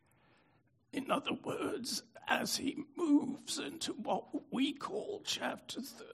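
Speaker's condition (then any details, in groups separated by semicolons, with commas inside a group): Spasmodic dystonia; prior stroke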